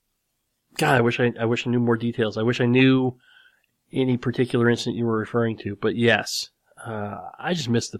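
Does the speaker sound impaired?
Yes: cleft lip and palate; series of plastic surgeries for repair, skull bone chips grafted to reconstruct nose around age 12.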